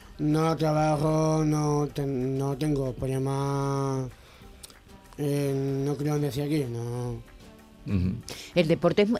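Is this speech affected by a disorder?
Yes: Down syndrome; short fragmented phrases, agrammatical wording, frequent hesitations and fillers, word repetitions.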